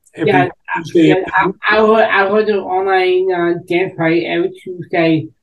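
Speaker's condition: Down syndrome; speaks in interview, some repeated words

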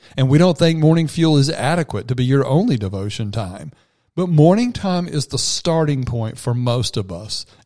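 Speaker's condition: No condition

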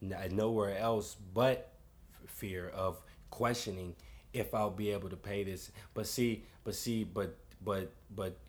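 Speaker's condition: Stuttering; noticeable stutter heard on earlier podcast recording about a year ago, expects to stutter on this podcast; repeated words

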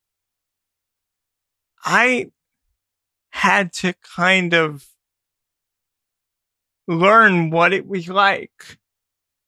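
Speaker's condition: Cerebral palsy; diagnosed age 2

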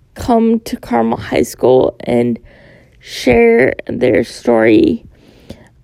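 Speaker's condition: Cerebral palsy; born 29 weeks premature

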